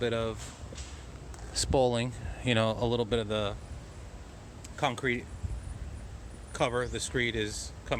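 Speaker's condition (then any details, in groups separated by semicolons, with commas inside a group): No condition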